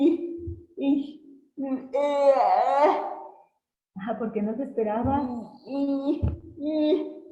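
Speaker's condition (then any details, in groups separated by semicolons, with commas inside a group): Cerebral palsy; since birth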